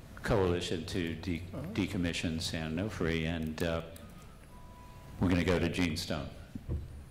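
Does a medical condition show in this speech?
No.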